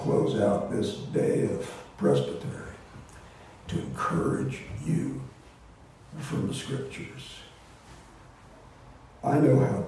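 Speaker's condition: Voice disorder; not contagious

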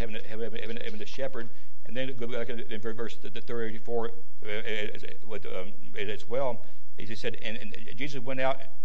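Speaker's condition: Stuttering; stutter as usual way of talking, recent neck surgery; worse when unwell, mistaken for stroke by Life Squad paramedics; repeated sounds, repeated words

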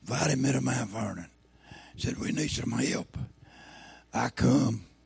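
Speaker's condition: Throat cancer, lost vocal cord

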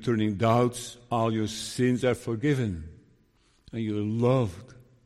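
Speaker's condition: Parkinson's disease; sometimes stutters and blurs words, still preaching

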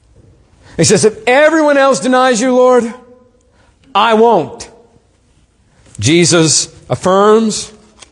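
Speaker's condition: No condition

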